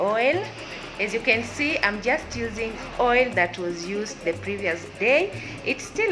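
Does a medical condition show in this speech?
No.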